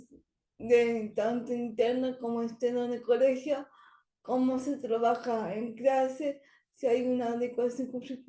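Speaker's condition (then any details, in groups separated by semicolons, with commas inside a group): Cerebral palsy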